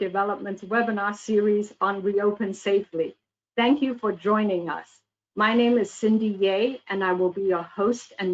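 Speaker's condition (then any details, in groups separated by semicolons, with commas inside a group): No condition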